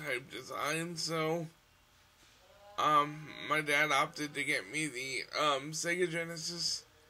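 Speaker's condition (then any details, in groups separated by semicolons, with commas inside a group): Cerebral palsy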